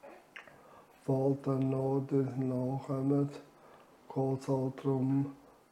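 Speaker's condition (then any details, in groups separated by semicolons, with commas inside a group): ALS; reduced air makes talking effortful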